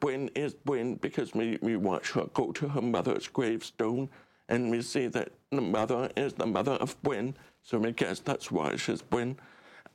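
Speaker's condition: Deaf; relies on subtitles rather than audio

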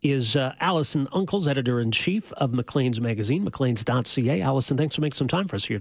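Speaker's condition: No condition

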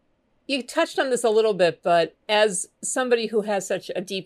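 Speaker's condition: No condition

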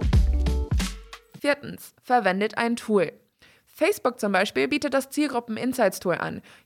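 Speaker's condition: No condition

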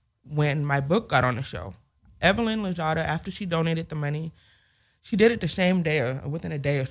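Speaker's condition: Hearing loss with speech impediment; only comfortable speaking within last year or so

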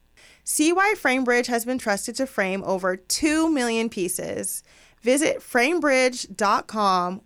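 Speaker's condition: No condition

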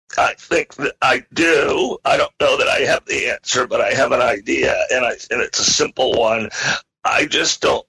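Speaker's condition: Spasmodic dysphonia; trouble speaking

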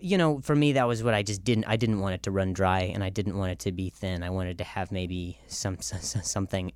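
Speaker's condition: Stutter; significant speech impediment; speaks for a living as stand-up comic; repeated sounds

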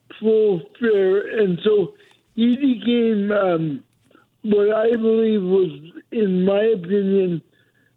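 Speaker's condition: Cerebral palsy; mobility declined since

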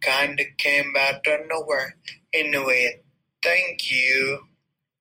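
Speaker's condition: Brain injury; brain injury affecting muscle control; talks really slowly due to reduced muscle control

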